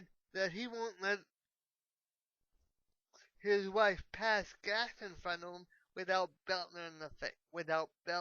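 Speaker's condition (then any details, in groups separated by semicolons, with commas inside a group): Cerebral palsy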